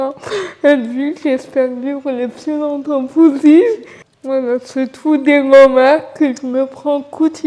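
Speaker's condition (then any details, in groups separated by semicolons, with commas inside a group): Cerebral palsy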